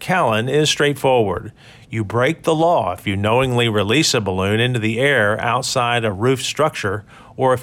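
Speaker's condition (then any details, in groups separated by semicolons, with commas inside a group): No condition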